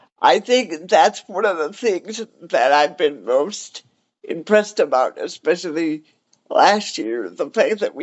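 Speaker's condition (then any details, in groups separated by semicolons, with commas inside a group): Cerebral palsy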